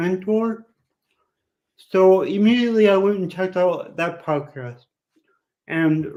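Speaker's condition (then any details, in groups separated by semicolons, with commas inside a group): Cerebral palsy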